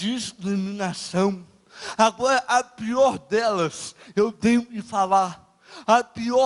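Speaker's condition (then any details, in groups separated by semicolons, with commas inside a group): Cerebral palsy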